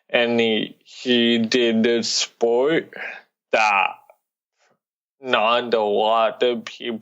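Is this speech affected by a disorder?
Yes: cerebral palsy.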